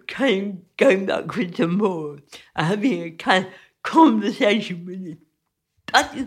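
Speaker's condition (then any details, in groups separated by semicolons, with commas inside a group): Cerebral palsy; from birth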